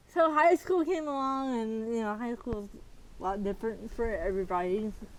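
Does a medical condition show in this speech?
Yes: athetoid cerebral palsy, moderate; speech can be hard to understand.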